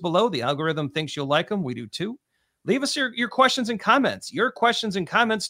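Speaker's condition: No condition

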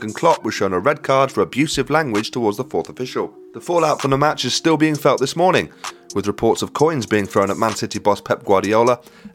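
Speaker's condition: No condition

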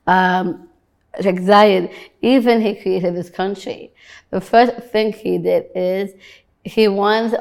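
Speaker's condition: Down syndrome

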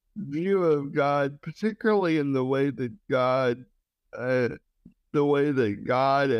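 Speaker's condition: Cerebral palsy

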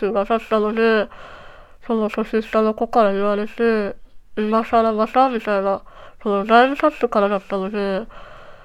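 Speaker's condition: Treacher Collins syndrome, cleft palate; jaw and facial bones

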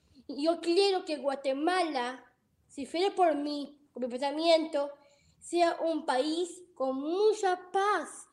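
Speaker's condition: Down syndrome; about 21 years since birth, ongoing therapies

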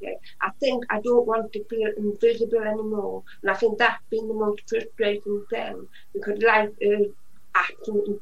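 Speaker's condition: Usher syndrome (deafblindness), profoundly deaf since birth, severe

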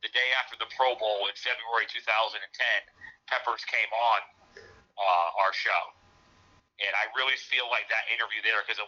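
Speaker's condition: No condition

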